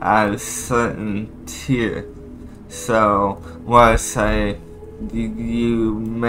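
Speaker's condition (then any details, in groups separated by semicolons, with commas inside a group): Cerebral palsy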